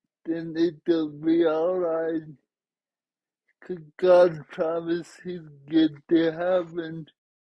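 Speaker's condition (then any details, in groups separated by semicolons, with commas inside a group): Traumatic brain injury; caused by accident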